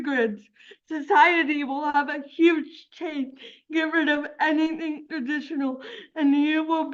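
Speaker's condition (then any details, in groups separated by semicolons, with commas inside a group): Cerebral palsy; affects speech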